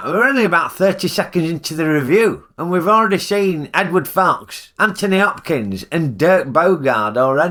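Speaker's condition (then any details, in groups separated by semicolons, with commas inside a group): No condition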